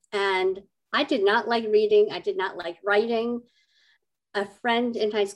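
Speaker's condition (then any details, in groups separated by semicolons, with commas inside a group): Cleft lip and palate; adult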